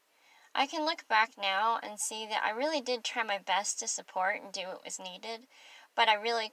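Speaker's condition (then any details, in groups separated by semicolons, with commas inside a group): Cleft palate; congenital cleft palate, mouth sewn together, high deformed palate, palatal fistula, childhood speech therapy; without partial air escapes to nasal passage, mushy unclear speech, could not roll r's, now improved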